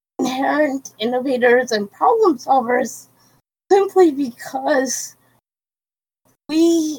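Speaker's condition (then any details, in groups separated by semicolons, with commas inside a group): Cerebral palsy; quadriplegic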